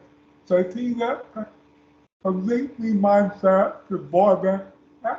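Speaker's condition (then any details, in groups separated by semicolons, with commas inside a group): Speech impairment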